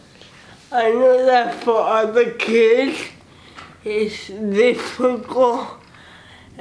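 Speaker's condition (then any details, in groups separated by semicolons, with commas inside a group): Cerebral palsy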